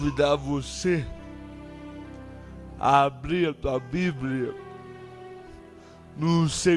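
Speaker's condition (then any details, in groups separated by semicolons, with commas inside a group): Cerebral palsy; no speech as child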